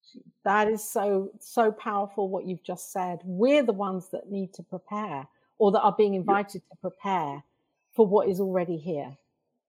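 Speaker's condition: No condition

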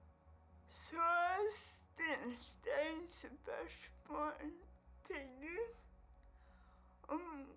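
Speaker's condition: Cerebral palsy; 28 years since onset

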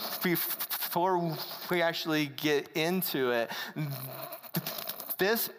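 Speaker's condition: Speech impediment; stutter present from birth, unchanged despite repeated healing prayers ages 5 to 13; gets caught up on words when speaking, listeners sometimes finish sentences; prolonged sounds, blocks

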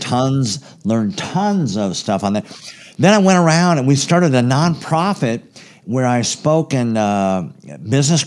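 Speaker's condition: Cleft palate; congenital, very severe

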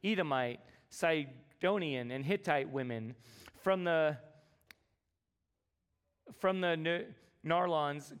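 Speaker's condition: Stutter; speech impediment since upbringing; voice cracked a little on getting up to speak; stutter comes and goes while speaking; prolonged sounds, blocks

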